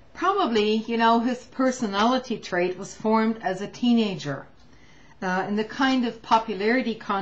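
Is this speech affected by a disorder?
No.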